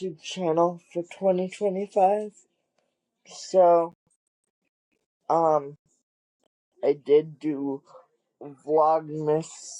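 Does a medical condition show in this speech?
Yes: cerebral palsy; wheelchair user.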